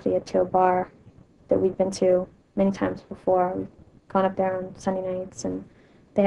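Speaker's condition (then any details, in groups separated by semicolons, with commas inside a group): No condition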